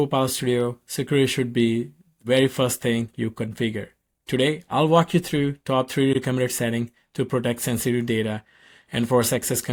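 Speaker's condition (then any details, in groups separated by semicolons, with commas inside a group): No condition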